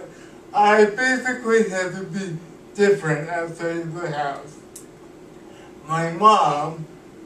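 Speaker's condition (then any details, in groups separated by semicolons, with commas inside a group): Cerebral palsy; cannot walk, uses wheelchair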